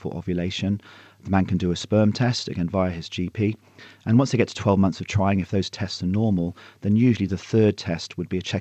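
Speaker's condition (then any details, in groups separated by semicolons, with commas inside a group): No condition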